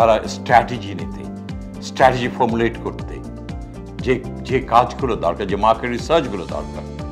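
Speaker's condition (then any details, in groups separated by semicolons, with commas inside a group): No condition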